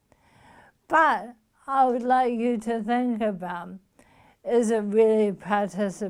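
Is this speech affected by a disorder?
Yes: motor neuron disease.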